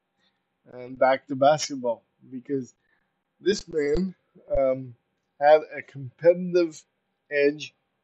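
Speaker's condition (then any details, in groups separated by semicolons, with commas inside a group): Cerebral palsy; very poor balance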